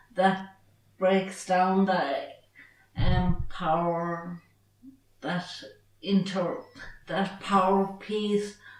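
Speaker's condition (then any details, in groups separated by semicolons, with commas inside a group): Traumatic brain injury; severe, car crash, cognitive challenges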